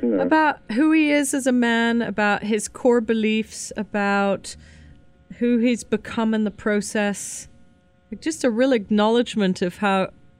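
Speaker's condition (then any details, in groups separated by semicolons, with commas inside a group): No condition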